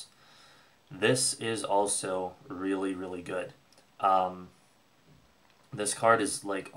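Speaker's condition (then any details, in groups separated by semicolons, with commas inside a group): No condition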